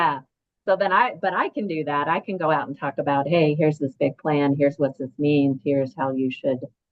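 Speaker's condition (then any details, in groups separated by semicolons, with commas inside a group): No condition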